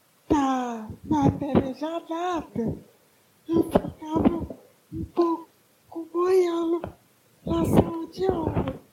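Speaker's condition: Cerebral palsy; music therapy to develop communication and singing, possibly speech balance, singing recorded by music therapist

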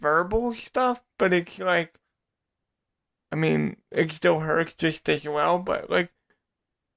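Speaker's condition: Cerebral palsy; diagnosed at age 2

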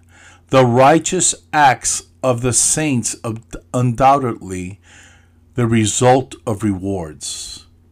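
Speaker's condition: No condition

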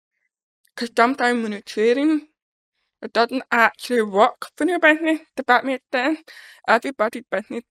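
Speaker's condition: Deafness; congenital deafness, born deaf

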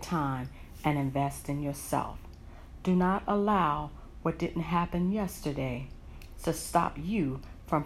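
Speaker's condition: No condition

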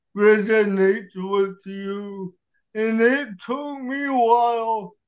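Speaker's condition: Cerebral palsy; wheelchair user

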